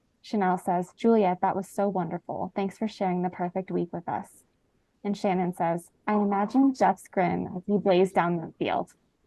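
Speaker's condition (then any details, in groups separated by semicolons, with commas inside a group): No condition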